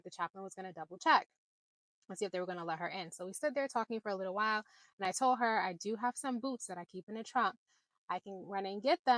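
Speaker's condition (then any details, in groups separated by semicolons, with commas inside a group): No condition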